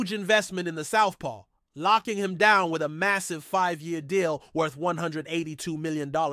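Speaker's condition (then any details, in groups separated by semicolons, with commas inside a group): No condition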